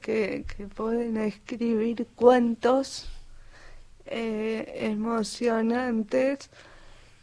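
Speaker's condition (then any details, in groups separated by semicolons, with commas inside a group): Cerebral palsy; cerebral palsy from birth, respiratory arrest at birth and again at 12 hours, acquired language; answer formed in head but hard to get out, needs waiting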